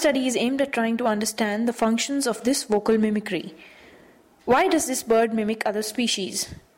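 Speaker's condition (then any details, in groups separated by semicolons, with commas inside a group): No condition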